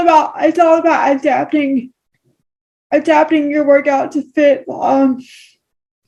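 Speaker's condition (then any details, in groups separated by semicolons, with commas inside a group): Cerebral palsy, spastic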